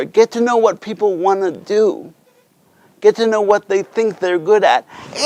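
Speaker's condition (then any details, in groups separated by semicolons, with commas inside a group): Cerebral palsy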